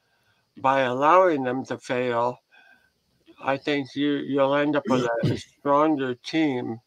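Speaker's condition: Head and neck cancer surgery; crooked head since

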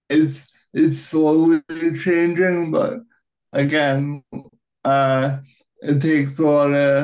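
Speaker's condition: Cerebral palsy, right-sided high tone; acquired at birth, wheelchair user

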